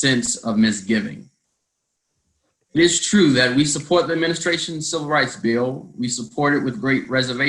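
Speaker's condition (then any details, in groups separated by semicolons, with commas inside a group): No condition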